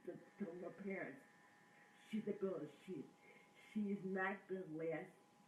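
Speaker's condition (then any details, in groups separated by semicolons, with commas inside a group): Cerebral palsy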